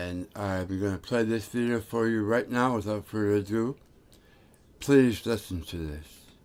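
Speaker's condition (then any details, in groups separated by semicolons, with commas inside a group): Tongue cancer; tongue tumor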